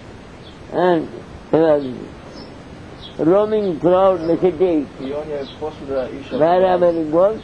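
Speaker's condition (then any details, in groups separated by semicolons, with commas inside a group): Deafness; cannot hear audience questions; long fluent English story narration, questions from listeners not taken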